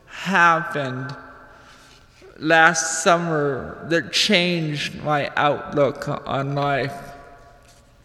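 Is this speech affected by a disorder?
Yes: cerebral palsy; cerebral palsy from lack of oxygen right before birth, physical effects only, slight limp, tight fingers, slow typing.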